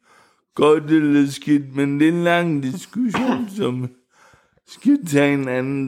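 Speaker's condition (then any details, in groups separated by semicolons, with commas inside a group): Cerebral palsy; first recorded as mentally retarded before cerebral palsy diagnosis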